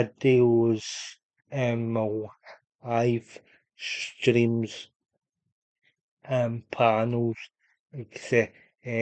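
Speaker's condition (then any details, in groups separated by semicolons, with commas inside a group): Cerebral palsy; unable to walk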